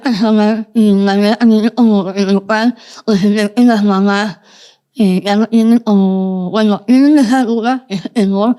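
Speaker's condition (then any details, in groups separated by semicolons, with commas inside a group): Moebius syndrome, congenital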